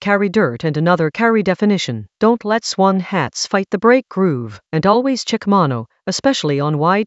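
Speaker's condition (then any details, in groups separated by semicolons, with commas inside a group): No condition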